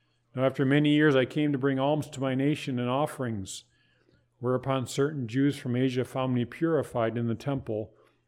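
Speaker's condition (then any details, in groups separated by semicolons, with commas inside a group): No condition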